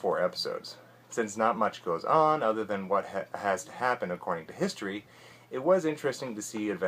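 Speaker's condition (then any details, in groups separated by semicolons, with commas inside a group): No condition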